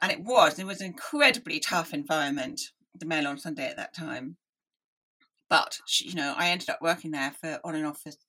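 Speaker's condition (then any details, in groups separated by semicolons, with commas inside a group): Deafness; listening took effort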